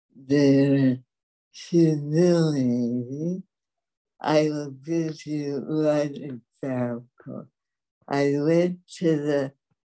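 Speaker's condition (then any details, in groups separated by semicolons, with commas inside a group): Dystonia; symptoms constant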